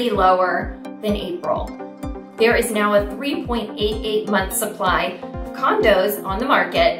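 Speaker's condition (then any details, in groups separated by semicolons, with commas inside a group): No condition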